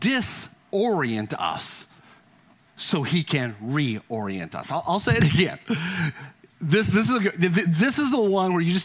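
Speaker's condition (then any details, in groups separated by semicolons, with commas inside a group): No condition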